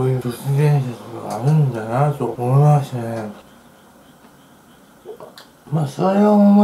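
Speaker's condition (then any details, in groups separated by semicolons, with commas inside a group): Tongue cancer, partial glossectomy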